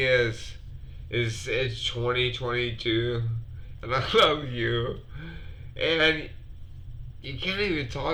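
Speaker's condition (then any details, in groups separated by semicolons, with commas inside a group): Multiple sclerosis; sometimes hard to breathe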